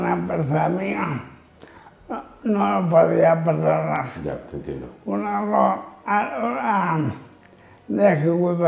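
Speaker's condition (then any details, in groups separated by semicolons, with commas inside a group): Amyotrophic lateral sclerosis (ela)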